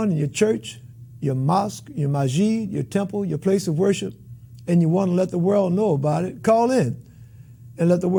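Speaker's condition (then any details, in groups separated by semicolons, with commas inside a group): No condition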